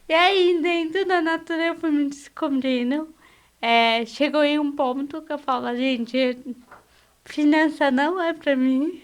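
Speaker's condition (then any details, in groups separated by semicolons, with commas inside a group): Cerebral palsy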